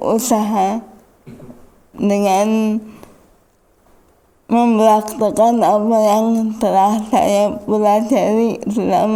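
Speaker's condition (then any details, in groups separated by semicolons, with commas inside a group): Cerebral palsy; after high fever, weak legs, uses wheelchair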